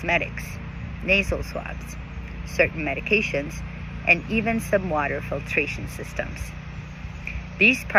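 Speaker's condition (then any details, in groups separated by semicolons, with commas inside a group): No condition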